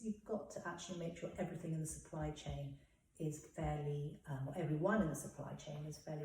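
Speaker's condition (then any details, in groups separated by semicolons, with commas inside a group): No condition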